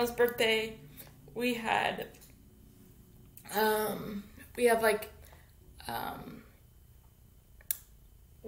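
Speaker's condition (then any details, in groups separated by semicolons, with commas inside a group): Cerebral palsy; infant ventilator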